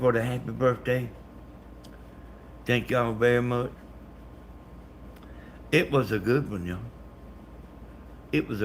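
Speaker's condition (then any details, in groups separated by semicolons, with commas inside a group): Brain bleed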